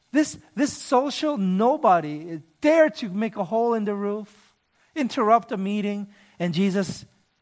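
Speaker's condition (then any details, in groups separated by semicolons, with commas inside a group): No condition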